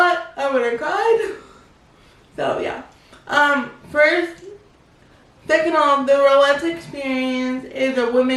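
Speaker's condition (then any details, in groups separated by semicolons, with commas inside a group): Cerebral palsy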